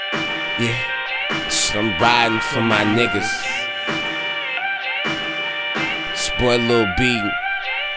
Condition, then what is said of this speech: No condition.